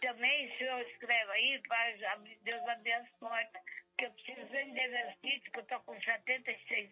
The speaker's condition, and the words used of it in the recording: Stroke. Ô, irmão, eu preciso de oração para mim, que eu tive um AVC e entortou minha boca, ainda não voltou tudo, pastor.